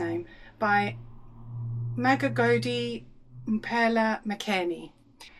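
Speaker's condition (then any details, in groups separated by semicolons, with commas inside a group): No condition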